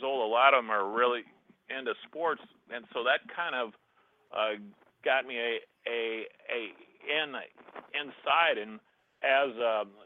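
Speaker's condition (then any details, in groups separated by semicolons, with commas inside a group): Stutter; cerebral palsy; cerebral palsy from birth, very limited use of right side; words flow once involved in topic, host says sounds great; repeated sounds, prolonged sounds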